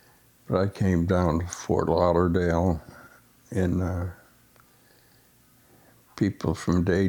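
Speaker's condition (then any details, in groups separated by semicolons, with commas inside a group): Essential tremor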